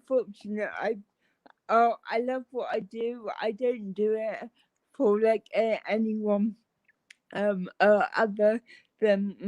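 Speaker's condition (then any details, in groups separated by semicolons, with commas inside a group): Cerebral palsy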